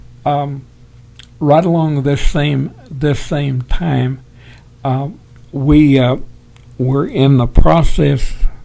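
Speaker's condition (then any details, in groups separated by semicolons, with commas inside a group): Parkinson's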